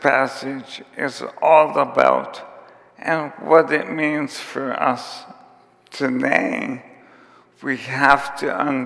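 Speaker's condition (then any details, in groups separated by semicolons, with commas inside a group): ALS; onset with tiredness and clumsiness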